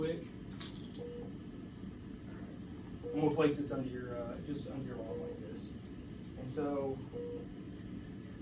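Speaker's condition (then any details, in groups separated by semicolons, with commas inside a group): No condition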